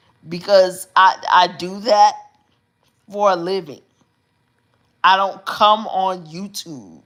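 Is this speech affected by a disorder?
Yes: cerebral palsy.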